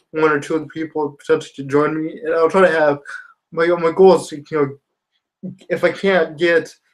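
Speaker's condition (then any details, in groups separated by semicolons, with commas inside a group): Spastic quadriplegia cerebral palsy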